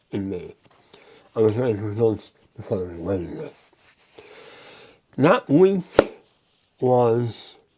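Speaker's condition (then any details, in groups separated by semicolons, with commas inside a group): Mouth cancer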